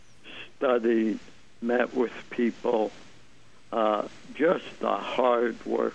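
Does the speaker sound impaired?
Yes: ALS; limb onset, muscle twitches and hand weakness at onset.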